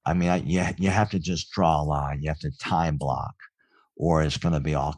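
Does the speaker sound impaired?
Yes: cleft palate; congenital cleft palate.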